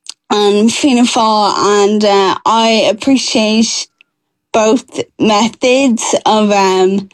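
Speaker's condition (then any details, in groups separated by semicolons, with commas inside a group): Friedreich's ataxia; rare genetic progressive disease, diagnosed at age 13; less progressed than some others with the condition, not yet on Skyclarys, seeking access; speech getting slower and more slurred over time, speaking a major struggle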